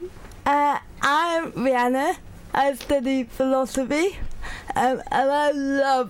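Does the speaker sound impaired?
Yes: cerebral palsy; uses a scribe for study.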